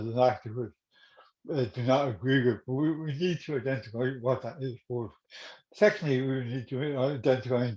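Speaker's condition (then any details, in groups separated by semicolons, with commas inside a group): Cerebral palsy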